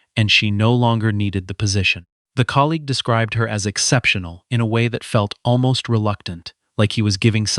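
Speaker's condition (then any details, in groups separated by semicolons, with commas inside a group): No condition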